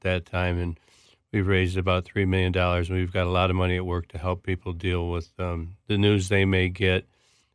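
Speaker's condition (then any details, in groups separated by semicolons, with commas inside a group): Parkinson's disease; 4 years since diagnosis, tremor and hand clutching with anxiety, big and loud therapy via movement specialist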